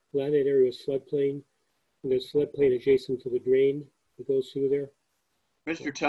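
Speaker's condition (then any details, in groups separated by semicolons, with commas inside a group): No condition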